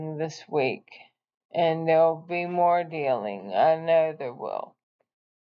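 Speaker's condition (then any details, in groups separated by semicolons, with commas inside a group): ALS; expects losing speech, considering eye-gaze device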